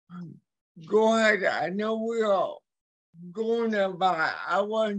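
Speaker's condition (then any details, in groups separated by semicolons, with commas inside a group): Cerebral palsy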